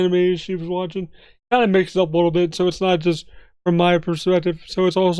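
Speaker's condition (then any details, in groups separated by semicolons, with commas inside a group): Cerebral palsy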